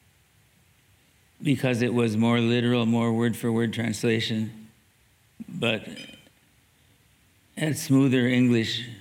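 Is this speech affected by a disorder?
Yes: Parkinson's disease; reduced voice volume, uses classroom microphone, dictates with naturally speaking software, not standard strong dopamine medication.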